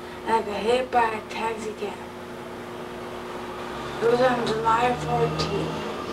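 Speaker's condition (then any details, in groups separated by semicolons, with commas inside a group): Traumatic brain injury; hit by taxi while cycling; two-month coma, hyperbaric oxygen, regained most functions; can no longer sing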